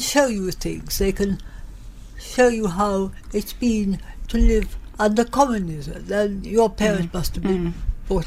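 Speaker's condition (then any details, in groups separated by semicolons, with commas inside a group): Cerebral palsy, mild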